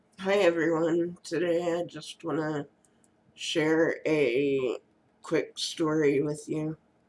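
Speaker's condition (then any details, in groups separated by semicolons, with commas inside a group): Cerebral palsy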